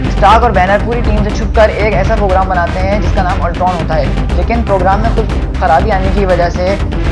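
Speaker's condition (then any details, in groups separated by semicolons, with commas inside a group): No condition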